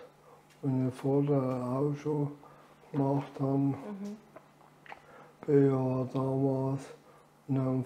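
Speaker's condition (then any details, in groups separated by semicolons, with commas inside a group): Amyotrophic lateral sclerosis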